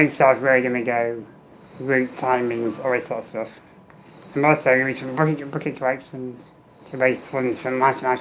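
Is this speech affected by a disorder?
Yes: muscular dystrophy; ventilator via tracheostomy for 15 years, low lung capacity.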